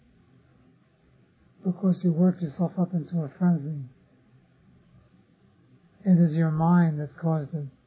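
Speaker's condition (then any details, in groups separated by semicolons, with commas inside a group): Parkinson's disease; others offer remedies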